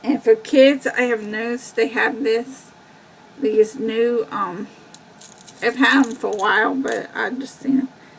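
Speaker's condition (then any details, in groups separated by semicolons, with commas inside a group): Cerebral palsy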